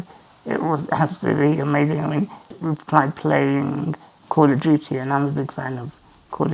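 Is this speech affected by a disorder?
Yes: spinal muscular atrophy; uses voice commands for games.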